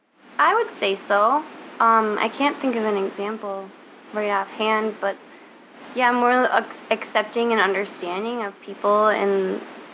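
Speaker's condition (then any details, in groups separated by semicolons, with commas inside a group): No condition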